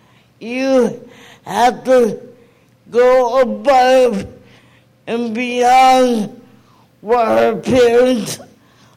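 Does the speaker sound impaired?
Yes: cerebral palsy; never received needed therapy; age 49.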